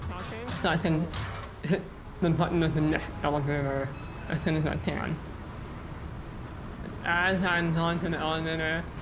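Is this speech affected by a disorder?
Yes: muscular dystrophy.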